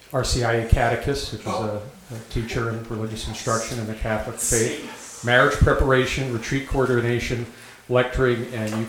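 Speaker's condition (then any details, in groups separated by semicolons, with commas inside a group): No condition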